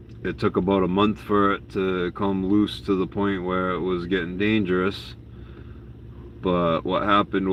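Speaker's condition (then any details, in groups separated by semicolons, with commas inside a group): No condition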